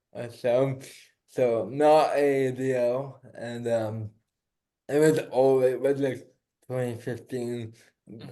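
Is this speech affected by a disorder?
Yes: cerebral palsy.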